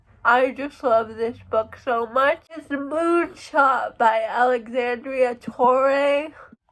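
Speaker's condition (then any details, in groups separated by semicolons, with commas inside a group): Cerebral palsy; uses wheelchair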